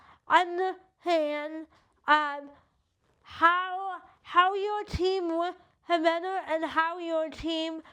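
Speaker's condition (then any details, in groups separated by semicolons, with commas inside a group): Cerebral palsy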